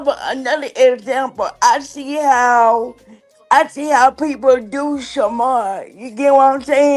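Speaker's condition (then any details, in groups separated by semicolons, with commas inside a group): Cerebral palsy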